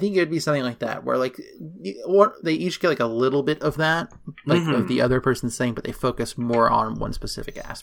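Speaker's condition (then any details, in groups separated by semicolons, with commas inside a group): No condition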